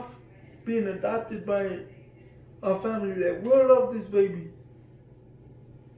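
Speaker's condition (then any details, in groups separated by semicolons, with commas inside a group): Cerebral palsy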